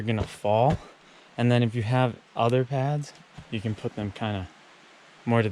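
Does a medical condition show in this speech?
No.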